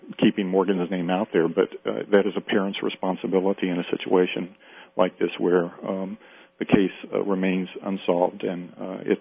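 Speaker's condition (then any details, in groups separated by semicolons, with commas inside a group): No condition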